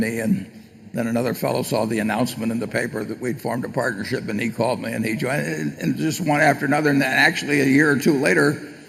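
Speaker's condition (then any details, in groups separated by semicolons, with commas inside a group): No condition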